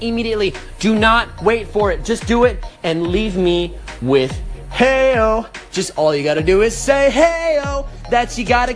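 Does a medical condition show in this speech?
No.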